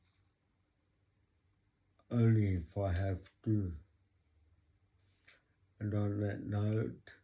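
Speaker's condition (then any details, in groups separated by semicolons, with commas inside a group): Cerebral palsy; from birth, oxygen loss at delivery; talks slowly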